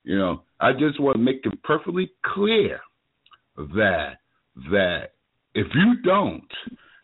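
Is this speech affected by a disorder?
No.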